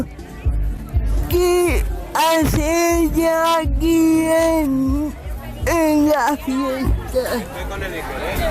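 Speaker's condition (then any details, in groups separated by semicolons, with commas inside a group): Cerebral palsy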